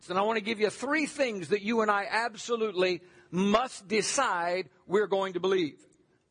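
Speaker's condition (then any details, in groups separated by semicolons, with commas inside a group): No condition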